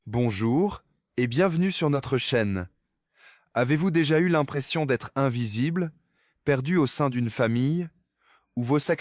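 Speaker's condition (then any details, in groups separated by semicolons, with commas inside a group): No condition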